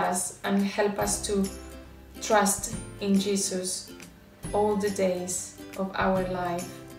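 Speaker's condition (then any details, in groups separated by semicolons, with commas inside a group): No condition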